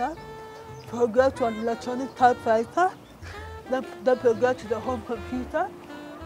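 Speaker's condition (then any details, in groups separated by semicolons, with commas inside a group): Cerebral palsy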